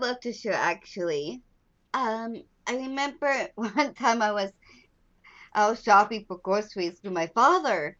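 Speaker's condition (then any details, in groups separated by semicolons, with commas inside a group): Down syndrome; lifelong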